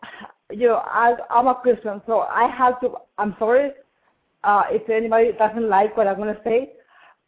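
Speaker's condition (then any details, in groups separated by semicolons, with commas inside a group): Cerebral palsy; cerebral palsy present from birth, about 50 years since onset, lifelong learning problems; spoke this morning, understandable to listeners, did very well with speech; past challenges speaking up, voice improved over last year, Spanish speaker with limited English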